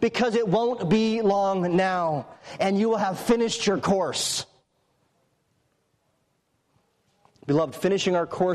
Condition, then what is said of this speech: No condition.